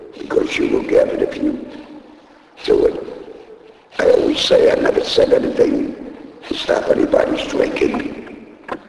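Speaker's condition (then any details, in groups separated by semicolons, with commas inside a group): Laryngectomy; voice box removed by operation, device placed in throat, voice first lost at racetrack; speaks using device in throat, needs thumb to talk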